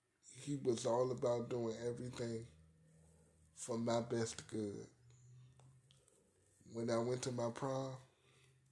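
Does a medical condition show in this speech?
Yes: cerebral palsy; arthritis.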